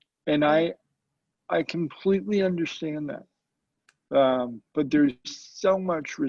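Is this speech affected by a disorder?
Yes: cerebral palsy; very mild form.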